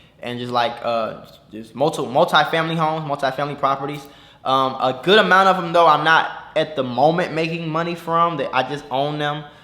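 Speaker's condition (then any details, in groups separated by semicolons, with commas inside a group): No condition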